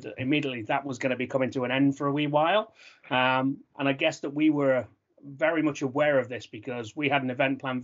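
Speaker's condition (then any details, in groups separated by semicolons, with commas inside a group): No condition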